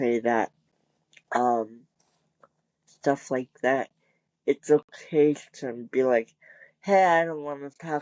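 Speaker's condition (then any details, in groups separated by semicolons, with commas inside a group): Cerebral palsy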